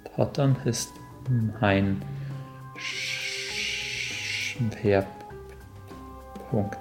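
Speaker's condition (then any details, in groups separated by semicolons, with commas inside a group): Stuttering; stuttering since primary school, grandfather stutters, mother stutters very slightly; ongoing at 27, has worked much on stuttering, severity varies day to day; blocks from slight to very strong, strong blocks cramp whole upper body, repetitions, fillers, singing freer; prolonged sounds, blocks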